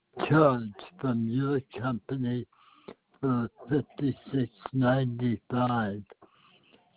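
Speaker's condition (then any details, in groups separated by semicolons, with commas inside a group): Speech impediment; has to talk slow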